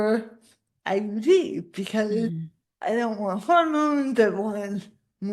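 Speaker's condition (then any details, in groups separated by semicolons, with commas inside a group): Cerebral palsy; spasticity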